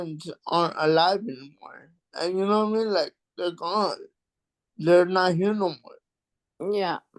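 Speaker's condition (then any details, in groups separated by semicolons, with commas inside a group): Cerebral palsy; mild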